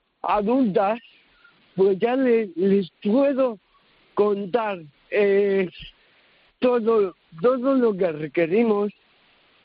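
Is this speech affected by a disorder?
Yes: cerebral palsy; cerebral palsy from birth, diagnosed years later after MRI, early intervention from infancy, no intellectual disability.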